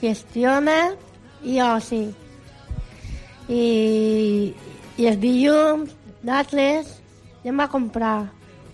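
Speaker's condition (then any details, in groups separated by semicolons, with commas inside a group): Down syndrome; trisomy 21, genetic cause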